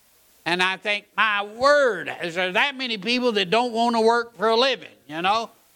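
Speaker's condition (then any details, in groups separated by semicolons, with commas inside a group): No condition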